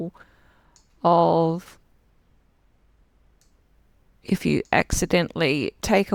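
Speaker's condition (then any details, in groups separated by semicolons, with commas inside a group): No condition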